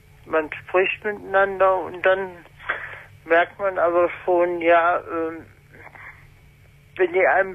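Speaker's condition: Spastic paralysis since birth; congenital, mainly affects the hands, writing or holding a full glass looks drunk to outsiders; able to communicate normally

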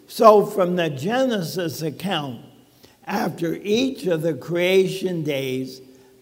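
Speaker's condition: ALS; talking funny

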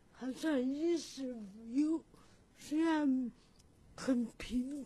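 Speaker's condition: Cerebral palsy; slurred articulation described in own poem

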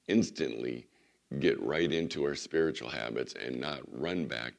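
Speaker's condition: Vocal cord surgery recovery; recent cold and coughing set recovery back

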